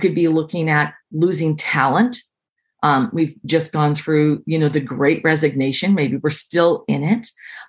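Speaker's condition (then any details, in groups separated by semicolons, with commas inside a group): No condition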